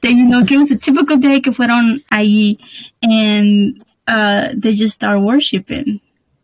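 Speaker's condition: No condition

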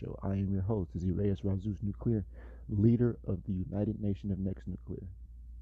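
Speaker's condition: No condition

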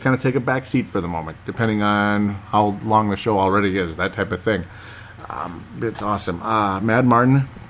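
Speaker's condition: No condition

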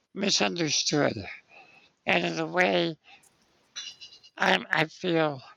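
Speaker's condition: Spinal muscular atrophy; lifelong wheelchair use

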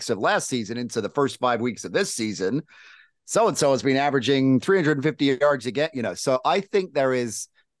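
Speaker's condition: No condition

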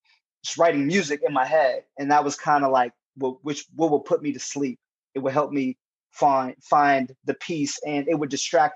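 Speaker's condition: Stuttering; sometimes stutters, freezes up, starts sentences then holds them back; repeated sounds, repeated words

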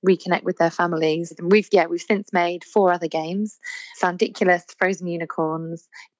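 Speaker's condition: No condition

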